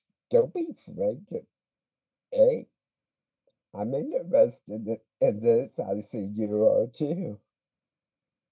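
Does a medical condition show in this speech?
Yes: speech impediment.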